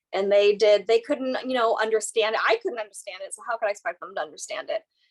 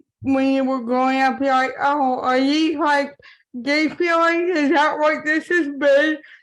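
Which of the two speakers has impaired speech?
The second: cerebral palsy; from birth; impaired speech.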